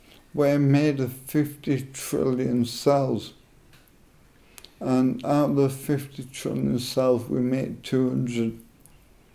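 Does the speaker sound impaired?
Yes: motor neuron disease; advanced motor neuron disease diagnosed in Dubai age 48 after year of misdiagnosis, muscle weakness; 4 years post-diagnosis, daily hypoxic breathing exercises, three-monthly breathing tests, blood oxygen 99%, young-adult lung capacity; speech weakness, not brilliant but understandable, muscle machine on atrophy setting for voice box, still talking.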